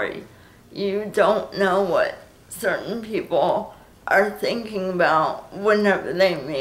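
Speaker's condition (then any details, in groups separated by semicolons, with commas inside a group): Cerebral palsy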